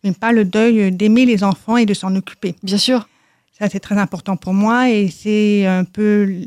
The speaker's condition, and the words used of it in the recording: Deafness. C'est trompeur parce que on croit que, que je ne suis pas sourde, mais je suis sourde en enlevant mon appareil.